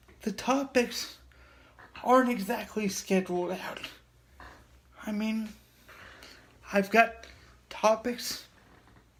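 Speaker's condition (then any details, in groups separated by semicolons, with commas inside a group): Cerebral palsy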